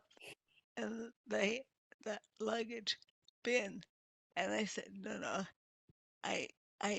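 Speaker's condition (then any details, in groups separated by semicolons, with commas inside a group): Multiple sclerosis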